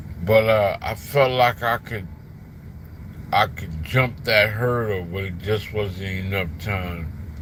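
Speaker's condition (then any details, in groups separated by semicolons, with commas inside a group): Slurred speech; still slurs words occasionally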